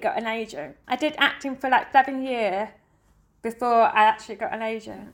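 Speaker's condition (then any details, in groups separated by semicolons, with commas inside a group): Deafness; not the music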